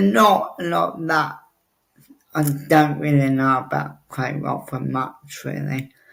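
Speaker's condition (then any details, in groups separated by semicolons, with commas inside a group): Cerebral palsy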